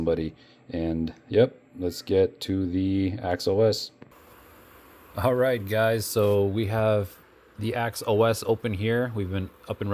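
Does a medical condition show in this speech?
No.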